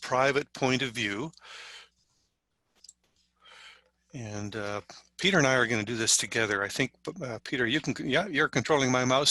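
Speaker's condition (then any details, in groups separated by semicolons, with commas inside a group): No condition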